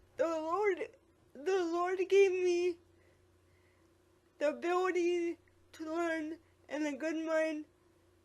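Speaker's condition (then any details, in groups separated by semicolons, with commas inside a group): Quadriplegic cerebral palsy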